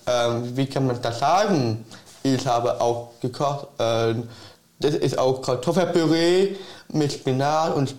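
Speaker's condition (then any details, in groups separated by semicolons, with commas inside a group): Down syndrome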